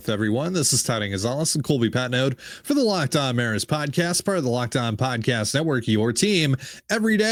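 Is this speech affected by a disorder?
No.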